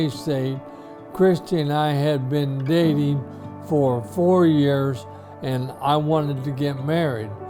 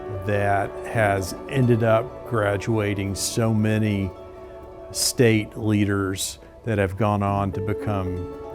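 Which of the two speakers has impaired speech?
The first: ALS; few months since diagnosis.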